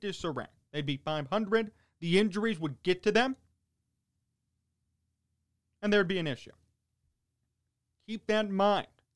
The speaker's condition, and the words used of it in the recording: No condition.